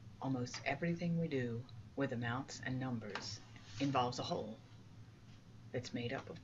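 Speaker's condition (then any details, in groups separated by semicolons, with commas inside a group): No condition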